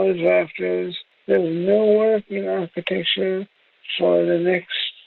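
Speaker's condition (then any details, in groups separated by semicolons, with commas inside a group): Traumatic brain injury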